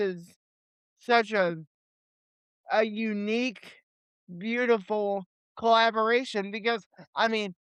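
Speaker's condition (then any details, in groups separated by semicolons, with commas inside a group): Cerebral palsy; limited mobility, legs; age 28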